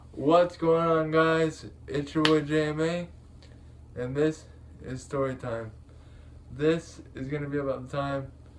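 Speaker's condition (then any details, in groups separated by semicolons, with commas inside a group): Cerebral palsy; able to speak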